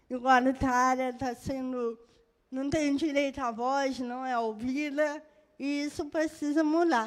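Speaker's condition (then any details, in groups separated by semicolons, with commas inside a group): Cerebral palsy; birth brain injury; moderate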